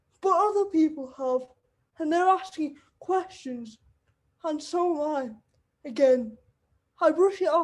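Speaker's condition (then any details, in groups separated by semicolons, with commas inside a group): Cerebral palsy; wheelchair user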